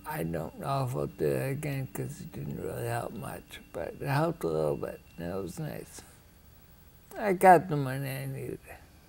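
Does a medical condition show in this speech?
Yes: ataxia; rare, progressive.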